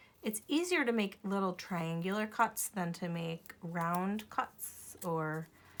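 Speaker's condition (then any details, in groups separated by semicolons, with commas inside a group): No condition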